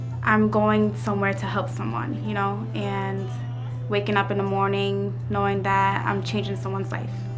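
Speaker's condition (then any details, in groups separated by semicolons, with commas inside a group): No condition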